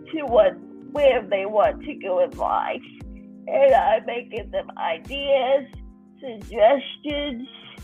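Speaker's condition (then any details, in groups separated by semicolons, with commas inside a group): Cerebral palsy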